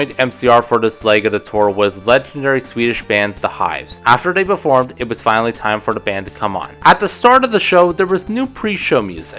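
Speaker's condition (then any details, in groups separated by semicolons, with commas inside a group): No condition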